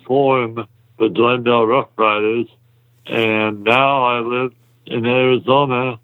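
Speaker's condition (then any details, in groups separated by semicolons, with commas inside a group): Muscular dystrophy; congenital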